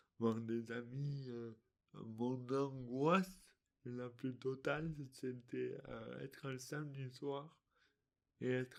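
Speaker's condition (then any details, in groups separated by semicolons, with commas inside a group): Dystonia; articulation difficulties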